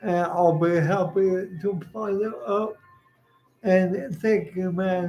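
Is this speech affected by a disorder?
Yes: cerebral palsy; uses wheelchair.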